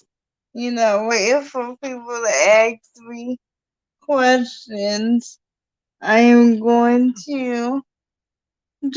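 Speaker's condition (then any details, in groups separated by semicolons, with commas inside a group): Cerebral palsy; from birth, difficult delivery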